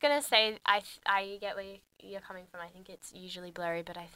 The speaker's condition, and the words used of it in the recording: None; typical speech.